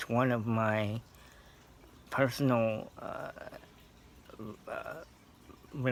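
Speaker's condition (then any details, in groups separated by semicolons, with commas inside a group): Cerebral palsy; scoliosis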